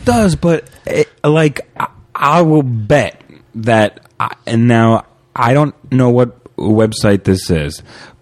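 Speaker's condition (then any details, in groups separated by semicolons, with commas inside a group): Stuttering; past voluntary stuttering, disclosure and open stuttering, later trying to work on overt stuttering; still stutters at times, still has a hard time at times; earlier stuttered openly without modification tools; prolonged sounds, blocks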